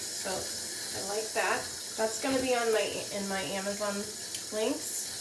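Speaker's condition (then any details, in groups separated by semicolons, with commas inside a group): No condition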